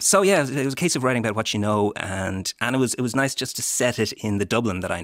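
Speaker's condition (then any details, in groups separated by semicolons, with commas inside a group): No condition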